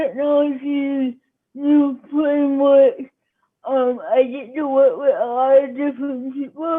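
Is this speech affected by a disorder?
Yes: cerebral palsy.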